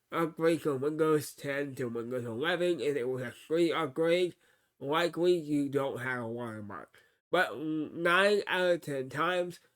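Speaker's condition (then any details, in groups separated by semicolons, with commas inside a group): Cerebral palsy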